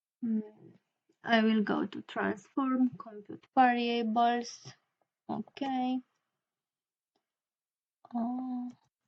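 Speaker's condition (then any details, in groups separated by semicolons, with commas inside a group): No condition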